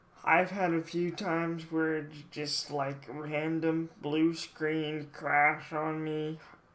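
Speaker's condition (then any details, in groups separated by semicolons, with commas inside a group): Cerebral palsy, mild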